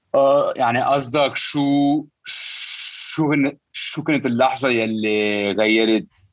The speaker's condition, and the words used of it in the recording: Stuttering. كل ما أعمل جوكس يعني عن هذا الموضوع مش بس كانوا الناس يرتاحوا لأنه عم يفهموا ليش أنا عم بحكي بهذا الشكل